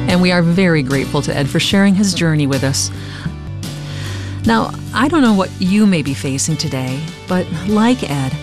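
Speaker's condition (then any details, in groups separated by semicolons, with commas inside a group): No condition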